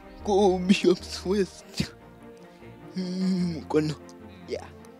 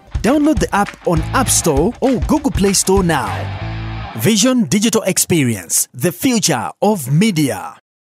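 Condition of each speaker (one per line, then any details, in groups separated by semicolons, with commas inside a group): Cerebral palsy
No condition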